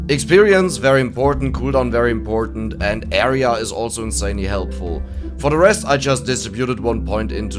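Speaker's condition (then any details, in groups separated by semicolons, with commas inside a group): No condition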